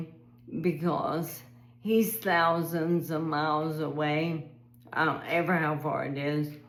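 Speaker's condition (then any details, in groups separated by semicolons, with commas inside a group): ALS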